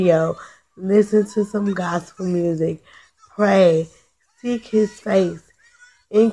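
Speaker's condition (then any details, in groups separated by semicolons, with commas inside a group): Cerebral palsy, spastic; now talking and breathing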